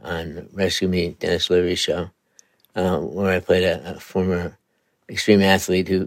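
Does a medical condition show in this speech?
Yes: Parkinson's disease; first sign left pinky tremor, left hand tremor, walking difficulty, benign spinal tumor surgery, relearned walking; frequent falls, broken cheekbone, both arms and elbow; flat monotone voice, immobilized cement face.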